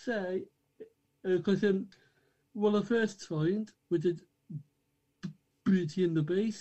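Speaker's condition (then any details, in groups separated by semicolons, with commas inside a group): Down syndrome; from birth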